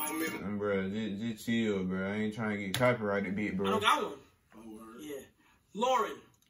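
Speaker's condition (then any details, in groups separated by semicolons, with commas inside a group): No condition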